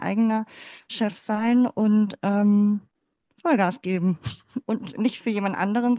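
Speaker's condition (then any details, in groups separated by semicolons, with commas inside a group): Cleft palate; infant feeding difficulty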